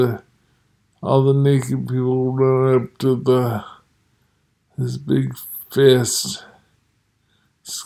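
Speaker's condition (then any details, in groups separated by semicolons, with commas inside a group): Multiple sclerosis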